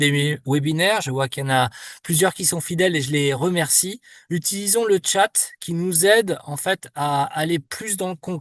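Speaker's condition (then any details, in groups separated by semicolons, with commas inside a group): No condition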